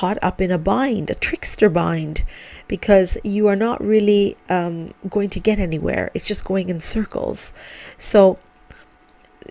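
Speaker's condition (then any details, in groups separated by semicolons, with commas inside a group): No condition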